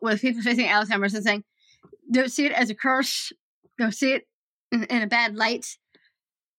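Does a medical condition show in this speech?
Yes: Down syndrome; developmental disability.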